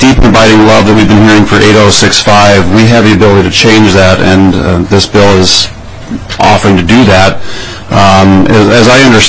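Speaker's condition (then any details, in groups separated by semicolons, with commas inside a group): No condition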